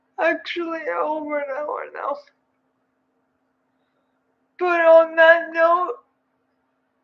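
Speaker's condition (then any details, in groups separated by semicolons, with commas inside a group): Cerebral palsy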